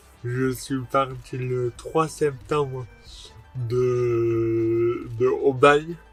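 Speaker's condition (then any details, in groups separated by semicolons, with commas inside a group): Dystonia; oxygen loss at birth, poor fine motor control; present since birth; speech difficulties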